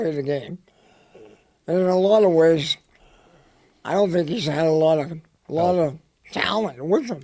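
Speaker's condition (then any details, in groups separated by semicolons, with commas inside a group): Head and neck cancer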